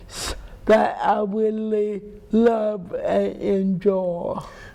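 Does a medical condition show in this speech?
Yes: cerebral palsy; speech impairment.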